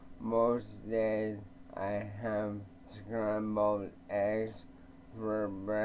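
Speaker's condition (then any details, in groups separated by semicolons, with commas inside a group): ALS; bulbar onset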